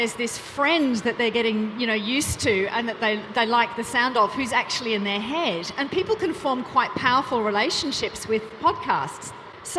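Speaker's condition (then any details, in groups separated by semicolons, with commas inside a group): No condition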